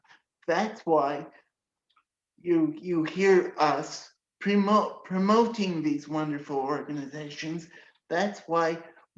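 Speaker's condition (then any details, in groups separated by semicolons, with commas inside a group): Cerebral palsy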